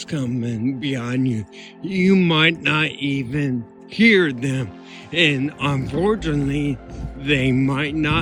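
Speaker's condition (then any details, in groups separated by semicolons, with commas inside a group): Ataxia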